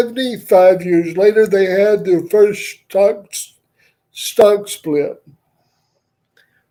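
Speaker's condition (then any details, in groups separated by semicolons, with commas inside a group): Cerebral palsy; uses wheelchair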